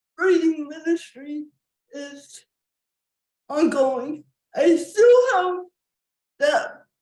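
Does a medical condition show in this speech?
Yes: cerebral palsy; wheelchair user.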